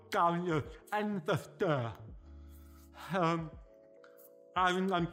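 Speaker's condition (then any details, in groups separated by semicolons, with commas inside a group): Profound deafness; profound lifelong deafness, 100% deaf, hearing aids and cochlear implant do not work; cannot hear anything, relies on lip reading and signing with hand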